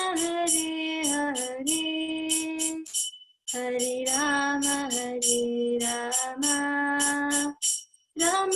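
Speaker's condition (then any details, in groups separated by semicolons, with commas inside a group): No condition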